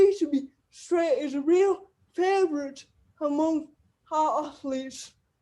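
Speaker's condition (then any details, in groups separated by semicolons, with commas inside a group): Cerebral palsy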